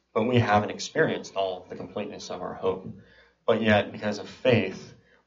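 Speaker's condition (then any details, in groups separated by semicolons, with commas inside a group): Cleft palate and cleft lip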